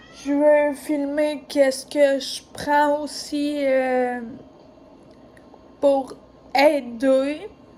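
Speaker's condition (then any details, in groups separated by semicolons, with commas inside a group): Ataxia; degenerative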